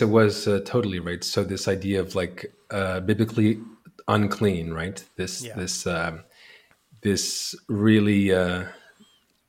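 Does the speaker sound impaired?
Yes: stutter; childhood-onset stutter, present by grade three, speech therapy taken then dropped out; musically driven sentences slightly easier to read aloud; here repeated words, prolonged sounds.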